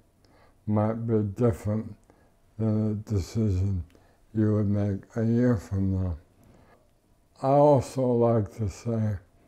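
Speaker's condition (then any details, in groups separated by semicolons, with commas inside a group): ALS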